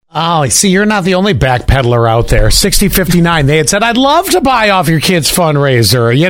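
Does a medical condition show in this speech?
No.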